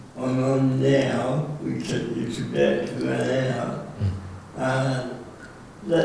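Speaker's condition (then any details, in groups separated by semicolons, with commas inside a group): Cerebral palsy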